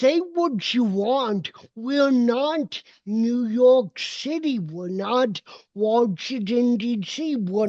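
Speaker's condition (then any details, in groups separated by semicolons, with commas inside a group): Cerebral palsy; uses walker and wheelchair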